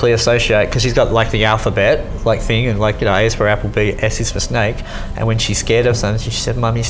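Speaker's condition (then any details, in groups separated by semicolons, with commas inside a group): Cleft lip and palate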